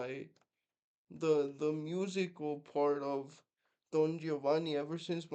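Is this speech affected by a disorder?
Yes: cerebral palsy, mixed, mild.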